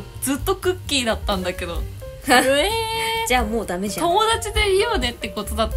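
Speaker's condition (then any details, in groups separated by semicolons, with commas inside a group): No condition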